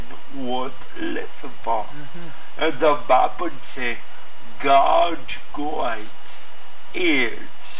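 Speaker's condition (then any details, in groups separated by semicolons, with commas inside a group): Cerebral palsy; from birth, 18 minutes oxygen deprivation at birth; affected by oxygen deprivation at birth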